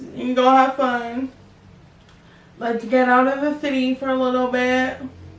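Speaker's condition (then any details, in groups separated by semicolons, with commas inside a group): Cerebral palsy; wheelchair user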